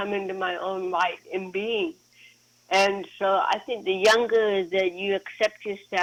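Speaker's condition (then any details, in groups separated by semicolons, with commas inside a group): Cerebral palsy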